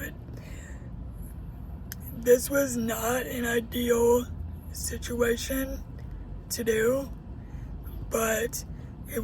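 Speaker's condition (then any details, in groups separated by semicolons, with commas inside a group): Cerebral palsy; uses a wheelchair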